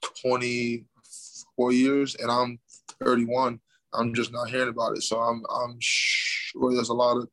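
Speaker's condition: Stuttering; lifelong stutter, not caused by combat sports, father also stutters; commenters call speech slurred and mistake it for CTE; repeated words, prolonged sounds

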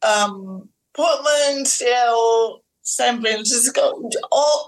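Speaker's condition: Cerebral palsy; physical disability

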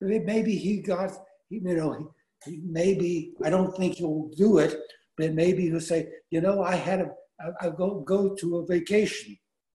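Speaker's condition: Aphasia after stroke; still improving daily, very tired every evening

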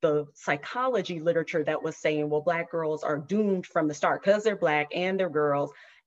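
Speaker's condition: No condition

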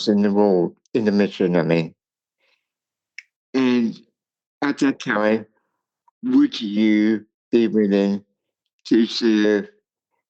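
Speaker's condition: Cerebral palsy; speech impairment

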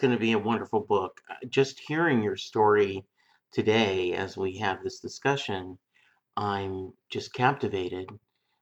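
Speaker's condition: No condition

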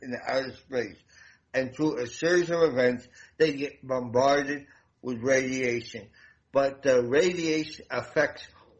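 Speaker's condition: Damaged voice box; self-conscious about voice

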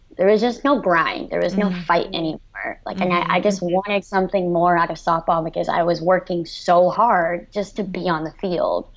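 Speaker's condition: Cleft lip and palate; severe congenital cleft lip and palate, 23 surgeries by 17, ischemic stroke at 18, post-stroke seizures; after stroke unable to speak, write or converse, dyslexia, speech pathologist and cognitive therapy, speech regained

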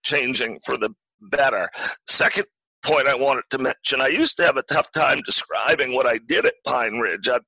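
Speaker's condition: Spasmodic dysphonia; acquired, rare neurological voice disorder

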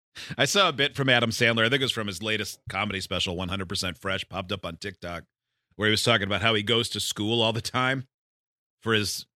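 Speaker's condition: No condition

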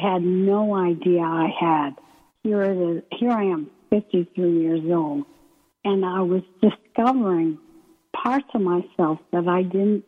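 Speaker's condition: ALS; first symptoms subtle in right foot

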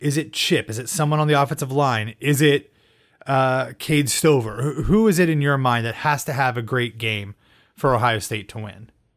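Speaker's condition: No condition

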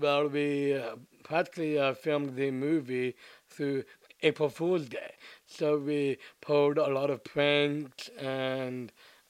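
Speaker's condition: Down syndrome

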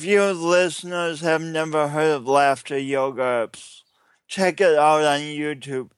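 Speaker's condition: Cerebral palsy; distinctive one-of-a-kind accent-like speech

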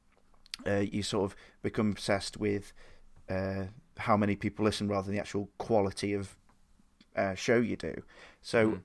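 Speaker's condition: No condition

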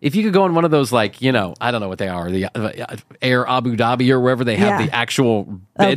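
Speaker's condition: No condition

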